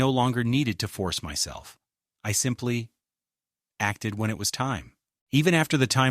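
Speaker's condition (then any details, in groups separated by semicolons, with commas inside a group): No condition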